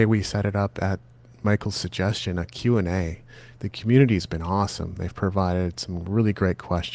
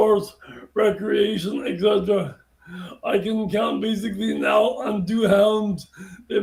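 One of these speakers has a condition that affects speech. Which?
The second: brain injury; car accident, six-month coma, affects walking, balance, speech, contracted muscles; 19 years since injury, ongoing physiotherapy, small continuing progress; once one word per breath, relearned breathing, speech improved.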